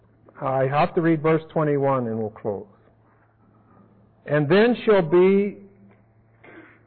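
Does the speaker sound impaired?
No.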